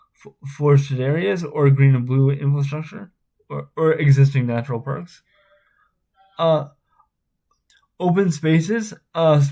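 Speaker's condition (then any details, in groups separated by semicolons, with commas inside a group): Spastic cerebral palsy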